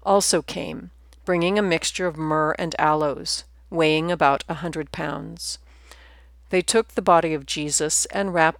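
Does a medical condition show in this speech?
No.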